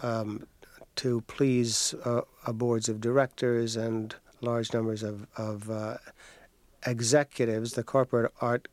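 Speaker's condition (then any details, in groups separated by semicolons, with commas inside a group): Stutter; repeated words, prolonged sounds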